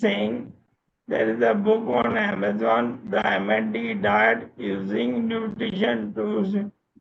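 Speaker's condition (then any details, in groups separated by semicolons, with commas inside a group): ALS; speech improved a little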